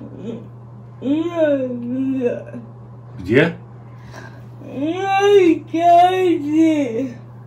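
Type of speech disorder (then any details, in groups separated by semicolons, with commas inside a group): Pseudobulbar dysarthria; cerebral palsy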